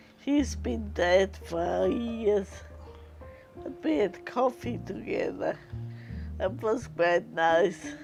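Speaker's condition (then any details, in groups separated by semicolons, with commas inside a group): Multiple sclerosis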